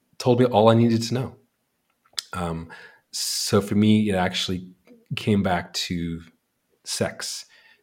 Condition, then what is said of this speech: Stuttering. So I've always found that like a more musically driven sentence is slightly easier for me to read aloud.